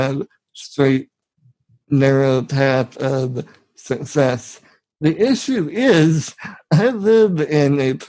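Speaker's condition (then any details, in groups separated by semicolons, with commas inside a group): Spinal muscular atrophy; genetic, from birth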